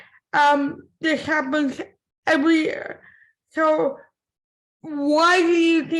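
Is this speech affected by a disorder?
Yes: cerebral palsy; from birth; impaired speech.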